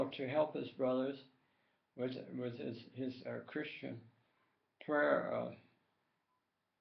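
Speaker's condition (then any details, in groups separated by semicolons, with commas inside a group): Tongue cancer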